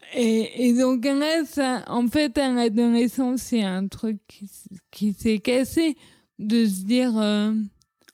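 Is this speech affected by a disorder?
Yes: cerebral palsy; leg surgery around age 14 with several medical errors, atypical gait, childhood speech, psychomotor and physiotherapy; all rehabilitation including physiotherapy stopped at age 18, speech and psychomotor therapy stopped earlier.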